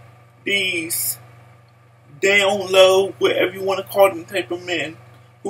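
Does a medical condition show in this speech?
Yes: cerebral palsy; speech impaired.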